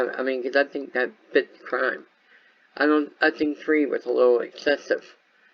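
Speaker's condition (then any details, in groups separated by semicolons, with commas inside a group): Cerebral palsy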